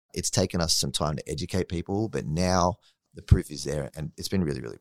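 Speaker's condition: No condition

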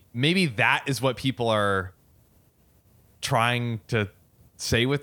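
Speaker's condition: No condition

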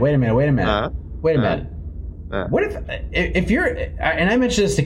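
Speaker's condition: No condition

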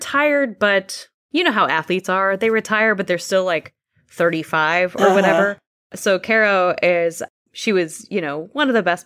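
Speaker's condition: No condition

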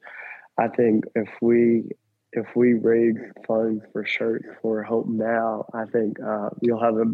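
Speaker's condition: Cleft lip and palate; congenital, attributed to Chernobyl radiation, 23 surgeries, first in London, childhood feeding difficulty with palate hole

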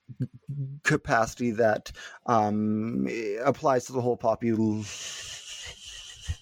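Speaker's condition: Stuttering; little stuttering during this recording; not stuttering much at time of recording; prolonged sounds

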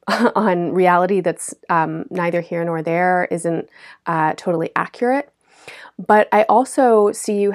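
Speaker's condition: No condition

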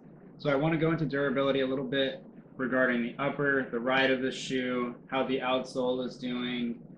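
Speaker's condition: No condition

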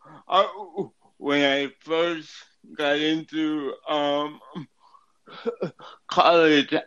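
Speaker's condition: Cerebral palsy; affects speech

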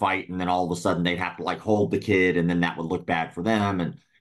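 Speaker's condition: Cleft lip and palate; still present

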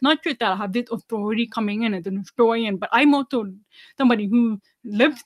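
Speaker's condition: Deafness, 99% hearing loss, severe; hearing aids worn whole life, no cochlear implant despite candidacy

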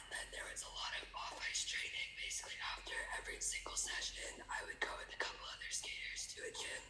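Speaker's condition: Laryngeal papillomatosis; recurring small papillomas growing in airway, periodic laser surgery to keep airway open; papillomas can block airway completely if not removed

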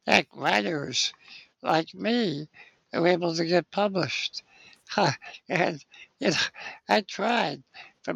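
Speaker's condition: Spinal muscular atrophy; age 60

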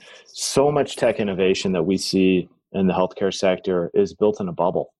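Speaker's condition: No condition

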